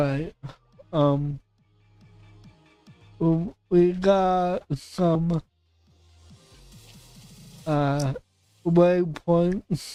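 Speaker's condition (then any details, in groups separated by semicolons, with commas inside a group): Cerebral palsy; affects voice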